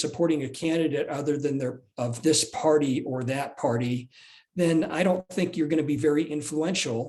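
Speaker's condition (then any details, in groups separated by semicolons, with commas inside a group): No condition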